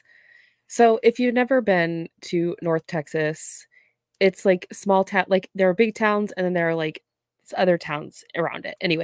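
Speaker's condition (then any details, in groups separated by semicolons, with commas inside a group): No condition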